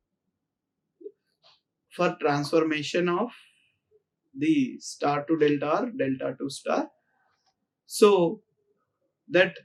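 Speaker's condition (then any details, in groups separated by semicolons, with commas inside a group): No condition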